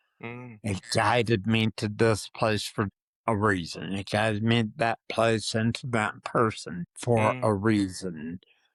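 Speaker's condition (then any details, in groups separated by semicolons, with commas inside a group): Parkinson's disease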